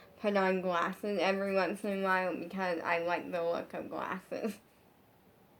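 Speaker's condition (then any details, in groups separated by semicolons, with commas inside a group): Brain injury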